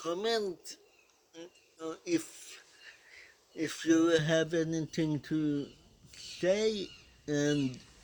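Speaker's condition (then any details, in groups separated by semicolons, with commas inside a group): Cerebral palsy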